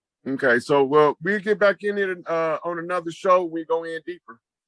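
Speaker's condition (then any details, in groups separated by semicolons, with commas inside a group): No condition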